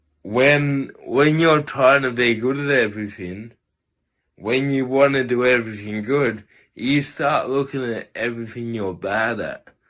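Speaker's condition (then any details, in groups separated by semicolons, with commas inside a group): Cerebral palsy; from birth, tight muscles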